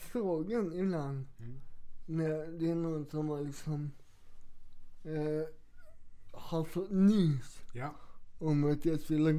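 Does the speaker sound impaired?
Yes: cerebral palsy; has two wheelchairs.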